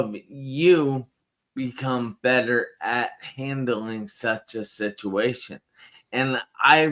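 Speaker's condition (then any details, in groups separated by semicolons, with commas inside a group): Traumatic brain injury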